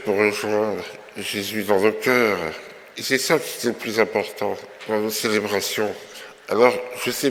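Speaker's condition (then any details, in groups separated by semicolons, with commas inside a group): Myopathy; progressive loss of all limbs, muscle weakness; no use of arms or legs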